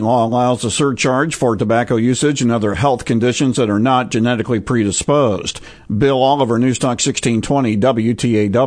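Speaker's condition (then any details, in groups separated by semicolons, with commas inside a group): No condition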